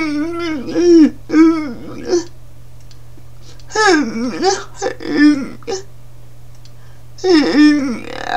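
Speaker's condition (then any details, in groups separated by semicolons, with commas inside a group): Cerebral palsy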